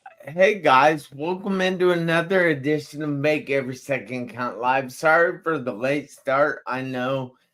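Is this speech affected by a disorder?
Yes: traumatic brain injury.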